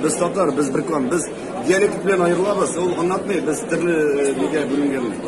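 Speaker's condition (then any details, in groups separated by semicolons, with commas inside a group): No condition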